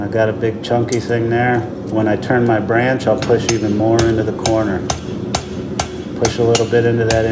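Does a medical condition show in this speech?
No.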